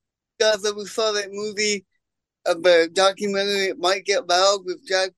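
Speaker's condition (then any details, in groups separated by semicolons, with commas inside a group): Cerebral palsy; congenital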